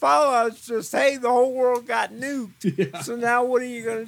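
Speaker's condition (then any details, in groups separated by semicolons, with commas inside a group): Cerebral palsy; eyes wander, trouble focusing eyes, difficulty focusing in VR, wears eyewear partly because of wandering eyes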